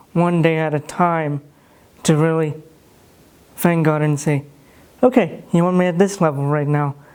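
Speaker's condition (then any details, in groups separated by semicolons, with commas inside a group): Cerebral palsy; no speech therapy, some words hard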